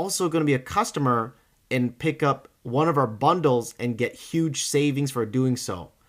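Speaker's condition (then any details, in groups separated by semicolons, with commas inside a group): No condition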